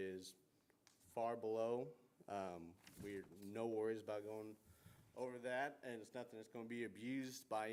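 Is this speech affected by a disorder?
No.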